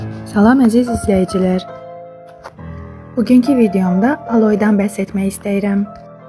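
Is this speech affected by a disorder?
No.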